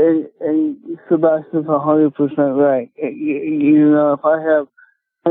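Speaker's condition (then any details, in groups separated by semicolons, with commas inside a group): Cerebral palsy; speech affected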